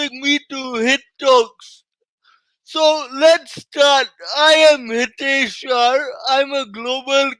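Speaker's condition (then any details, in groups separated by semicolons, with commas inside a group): Cerebral palsy; from birth, oxygen loss at delivery, mainly physical; 28 years with it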